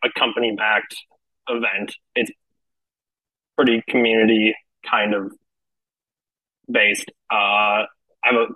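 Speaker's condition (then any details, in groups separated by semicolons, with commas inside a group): Stutter; stutter since age 6, almost 20 years before trying to overcome it, began public speaking around 25; stutter still present, learning to use it better and fear it less; could never speak fluently in school talks or speech classes, public speaking a disaster; blocks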